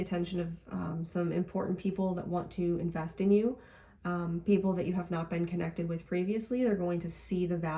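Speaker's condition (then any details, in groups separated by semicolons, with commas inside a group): No condition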